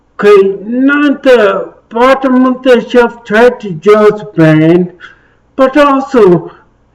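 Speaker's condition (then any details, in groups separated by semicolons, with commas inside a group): Traumatic brain injury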